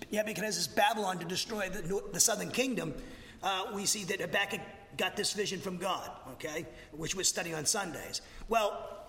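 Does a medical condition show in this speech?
No.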